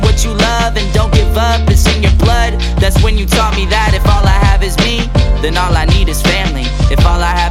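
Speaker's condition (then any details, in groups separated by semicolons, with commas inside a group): No condition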